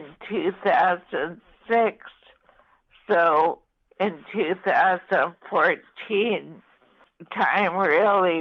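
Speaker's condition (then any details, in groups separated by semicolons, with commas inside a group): ALS; voice affected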